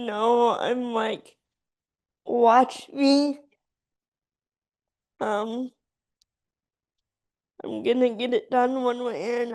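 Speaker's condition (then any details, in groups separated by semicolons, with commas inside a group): Cerebral palsy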